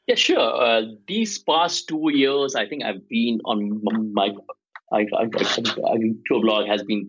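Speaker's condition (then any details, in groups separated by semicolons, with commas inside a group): Stuttering; may block on some words; repeated sounds, prolonged sounds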